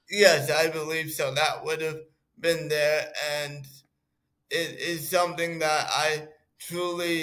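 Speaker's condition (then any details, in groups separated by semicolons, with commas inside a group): Cerebral palsy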